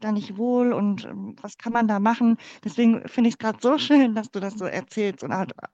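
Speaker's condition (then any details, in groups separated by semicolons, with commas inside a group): Cleft palate; congenital, born in former GDR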